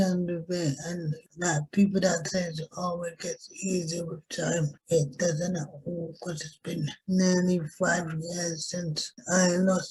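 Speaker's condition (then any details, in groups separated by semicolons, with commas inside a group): Cerebral palsy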